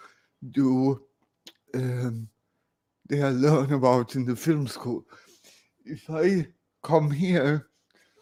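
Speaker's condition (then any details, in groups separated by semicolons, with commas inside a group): Cerebral palsy; atypical speech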